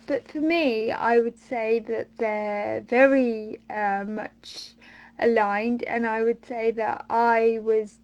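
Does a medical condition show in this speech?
Yes: mild cerebral palsy; since birth, hands and arms, notable arm tremors, poor coordination, writing difficult, can walk.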